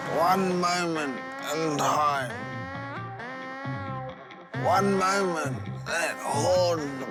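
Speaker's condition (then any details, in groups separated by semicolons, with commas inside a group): Brain injury; long rehab to regain talking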